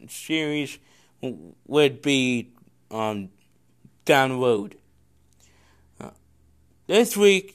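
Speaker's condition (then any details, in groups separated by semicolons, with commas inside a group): Cerebral palsy; congenital, no known medical cause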